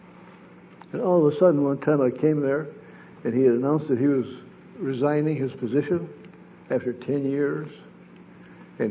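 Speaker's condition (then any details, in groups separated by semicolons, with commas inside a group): Parkinson's disease; wakes around 3 am unable to return to sleep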